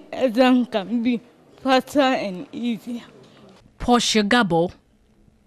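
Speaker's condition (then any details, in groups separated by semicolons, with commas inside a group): Cerebral palsy; involuntary body movements; diagnosed at six months, types slowly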